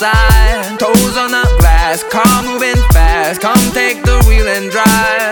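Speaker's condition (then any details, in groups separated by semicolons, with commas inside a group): No condition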